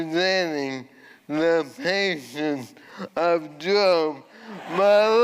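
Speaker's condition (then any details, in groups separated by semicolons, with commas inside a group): ALS; voice changed from earlier resonant voice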